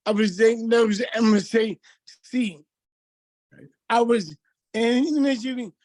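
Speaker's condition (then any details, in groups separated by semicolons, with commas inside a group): Multiple system atrophy; speech affected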